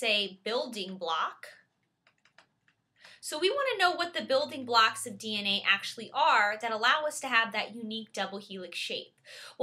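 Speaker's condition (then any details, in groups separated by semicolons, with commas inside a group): No condition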